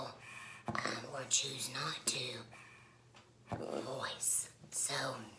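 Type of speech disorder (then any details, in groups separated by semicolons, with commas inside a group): Speech with a voice prosthesis; laryngectomy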